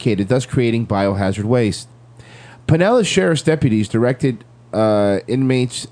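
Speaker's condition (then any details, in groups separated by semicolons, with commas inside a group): No condition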